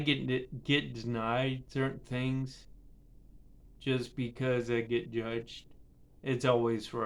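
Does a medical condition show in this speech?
Yes: cerebral palsy; affects speech and balance.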